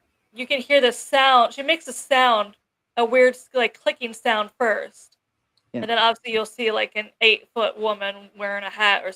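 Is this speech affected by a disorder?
No.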